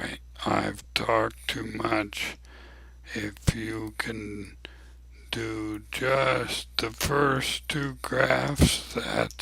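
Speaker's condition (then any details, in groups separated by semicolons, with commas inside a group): ALS; abnormally slow voice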